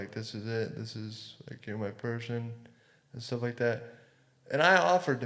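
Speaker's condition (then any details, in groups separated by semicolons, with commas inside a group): Cerebral palsy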